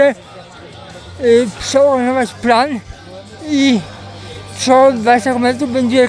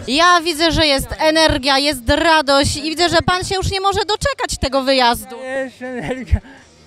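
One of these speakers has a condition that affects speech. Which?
The first: cerebral palsy; childhood onset, limited movement, uses three-wheeled trike.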